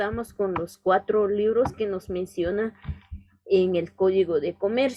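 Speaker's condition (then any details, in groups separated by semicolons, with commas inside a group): No condition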